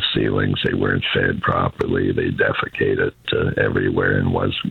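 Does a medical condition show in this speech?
Yes: throat cancer; throat cancer as fifth bout of cancer; recovered, ongoing throat trouble, trouble with taste, low energy; voice affected by throat cancer.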